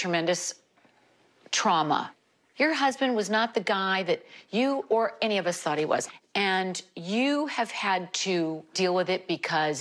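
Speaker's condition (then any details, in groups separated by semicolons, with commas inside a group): No condition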